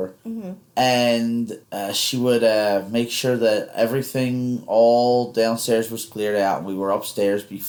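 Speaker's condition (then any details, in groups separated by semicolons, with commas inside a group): No condition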